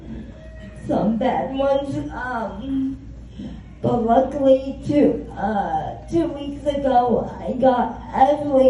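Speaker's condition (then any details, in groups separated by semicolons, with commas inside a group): Cerebral palsy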